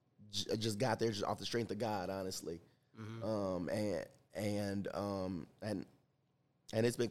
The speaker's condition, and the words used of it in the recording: Stuttering. I stutter, of course, you know.